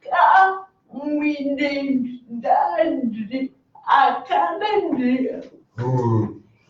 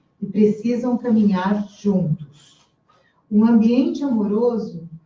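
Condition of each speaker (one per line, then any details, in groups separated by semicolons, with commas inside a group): Cerebral palsy; birth injury, motor impairment, cognition not affected; communicates using letters and symbols
No condition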